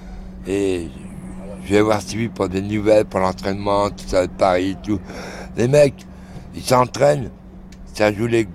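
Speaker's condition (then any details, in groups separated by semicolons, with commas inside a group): Throat cancer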